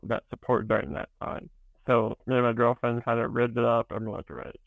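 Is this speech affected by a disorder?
Yes: spinal muscular atrophy.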